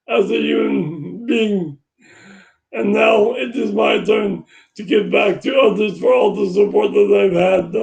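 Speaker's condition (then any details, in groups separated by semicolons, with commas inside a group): Brain injury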